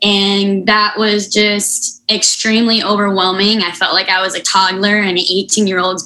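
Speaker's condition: Unilateral cleft lip and palate, severe

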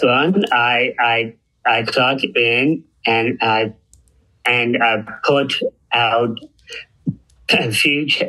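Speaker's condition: Down syndrome; intellectual disability

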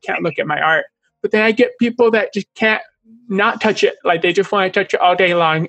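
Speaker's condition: Deafness, born deaf in both ears; still has accent

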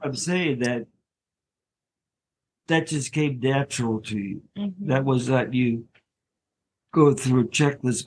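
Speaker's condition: ALS; diagnosed about five years ago, PEG tube recommended soon after diagnosis

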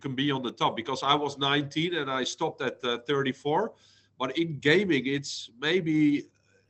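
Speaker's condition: No condition

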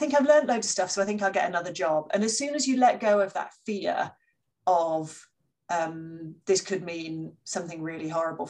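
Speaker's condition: No condition

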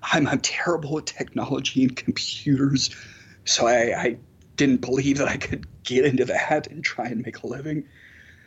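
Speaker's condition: Spasmodic dysphonia; can manipulate certain words and vocal cords to produce sound

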